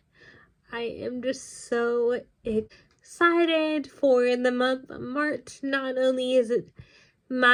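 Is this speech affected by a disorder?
Yes: cerebral palsy; congenital.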